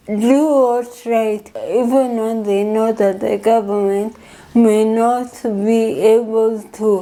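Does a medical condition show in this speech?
Yes: cerebral palsy; from birth.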